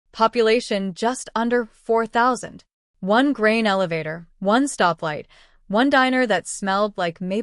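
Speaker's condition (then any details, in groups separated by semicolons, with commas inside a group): No condition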